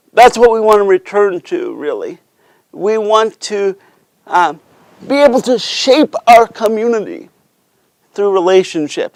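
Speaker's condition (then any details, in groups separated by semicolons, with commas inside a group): Cerebral palsy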